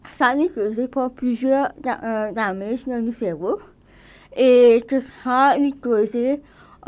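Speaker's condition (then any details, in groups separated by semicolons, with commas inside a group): Cerebral palsy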